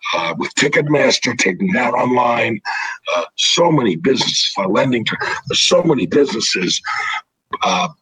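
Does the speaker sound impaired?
Yes: throat cancer, vocal cords removed; no voice for about five years after vocal cord removal.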